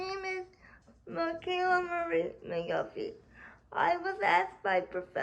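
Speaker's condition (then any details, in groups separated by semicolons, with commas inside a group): Cerebral palsy; spastic quadriplegia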